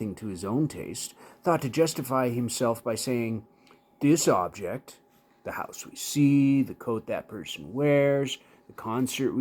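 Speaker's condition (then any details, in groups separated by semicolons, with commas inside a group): No condition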